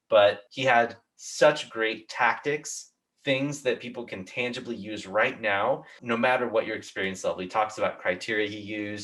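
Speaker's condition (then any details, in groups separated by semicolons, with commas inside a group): No condition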